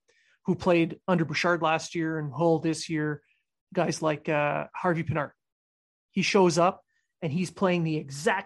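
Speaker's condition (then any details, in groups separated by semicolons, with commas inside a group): No condition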